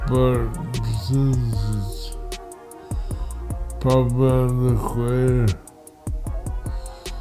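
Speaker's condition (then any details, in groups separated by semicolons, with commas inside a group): Multiple sclerosis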